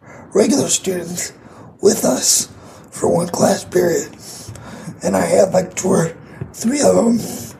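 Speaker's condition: Cerebral palsy; condition audible in voice

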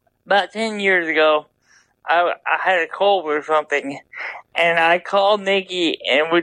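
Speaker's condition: Double hemiplegia cerebral palsy

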